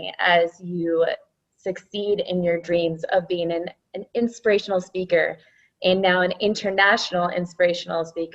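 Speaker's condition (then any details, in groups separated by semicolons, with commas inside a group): No condition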